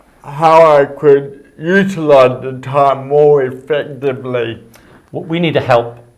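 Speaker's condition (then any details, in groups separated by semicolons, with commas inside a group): Cerebral palsy; speech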